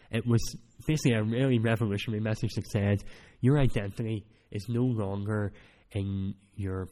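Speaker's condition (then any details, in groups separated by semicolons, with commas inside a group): Cleft palate; speech not that clear at times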